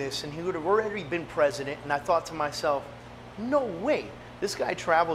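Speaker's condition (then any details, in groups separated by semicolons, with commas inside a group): No condition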